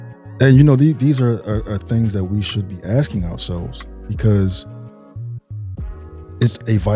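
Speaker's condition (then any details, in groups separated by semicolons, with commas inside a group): No condition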